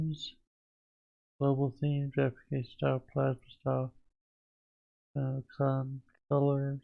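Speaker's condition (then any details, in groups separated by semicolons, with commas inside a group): Parkinson's disease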